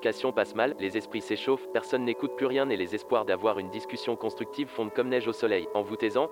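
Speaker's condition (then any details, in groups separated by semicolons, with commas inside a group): No condition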